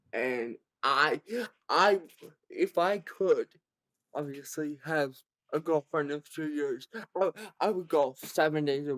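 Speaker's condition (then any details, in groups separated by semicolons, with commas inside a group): Cerebral palsy; present from birth, severe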